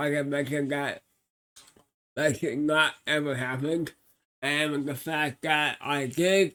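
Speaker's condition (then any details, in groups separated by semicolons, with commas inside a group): Cerebral palsy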